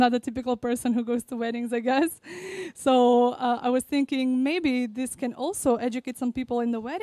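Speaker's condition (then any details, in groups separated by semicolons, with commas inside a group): No condition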